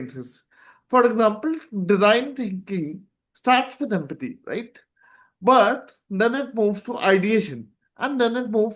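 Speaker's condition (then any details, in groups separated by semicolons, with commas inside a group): Cerebral palsy; present from birth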